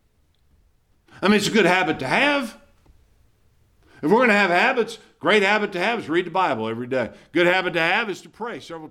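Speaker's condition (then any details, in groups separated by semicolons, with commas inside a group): No condition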